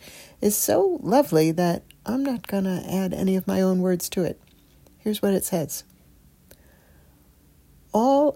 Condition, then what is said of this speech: None; typical speech.